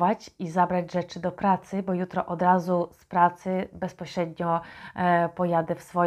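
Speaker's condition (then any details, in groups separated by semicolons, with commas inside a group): No condition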